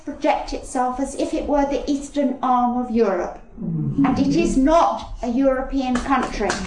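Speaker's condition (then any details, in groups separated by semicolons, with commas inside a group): No condition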